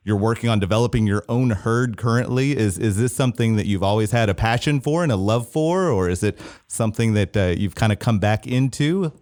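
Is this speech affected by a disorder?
No.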